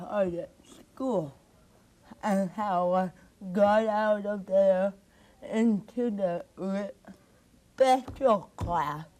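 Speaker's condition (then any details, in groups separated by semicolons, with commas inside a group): Cerebral palsy; speech improved over past year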